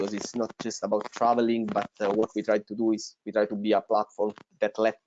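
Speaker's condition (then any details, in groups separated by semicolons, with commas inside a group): No condition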